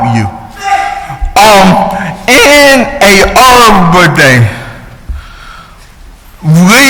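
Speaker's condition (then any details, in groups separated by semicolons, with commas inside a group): Cerebral palsy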